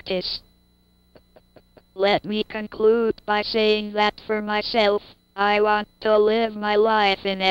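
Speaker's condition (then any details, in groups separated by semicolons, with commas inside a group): Cerebral palsy; onset in infancy, uses word boards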